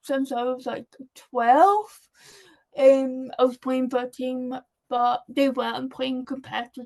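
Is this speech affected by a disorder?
Yes: cerebral palsy.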